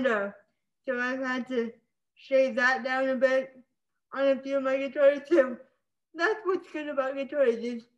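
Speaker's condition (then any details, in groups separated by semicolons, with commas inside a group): Spastic cerebral palsy; can speak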